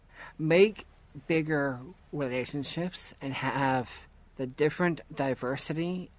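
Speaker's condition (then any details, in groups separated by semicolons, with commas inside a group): Down syndrome; disability since childhood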